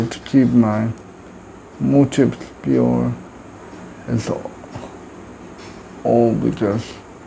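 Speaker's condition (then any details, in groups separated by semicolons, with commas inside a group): Cerebral palsy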